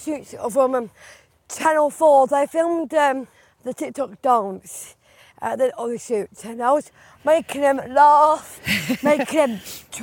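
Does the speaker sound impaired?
Yes: Down syndrome; Down syndrome from birth, early prognosis of possibly never walking, talking or living independently.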